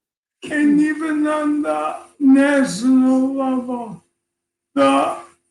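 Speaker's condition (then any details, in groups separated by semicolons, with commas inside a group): ALS; about one year since diagnosis, clinical trial, difficulty transferring chairs; voice affected, sometimes hard to understand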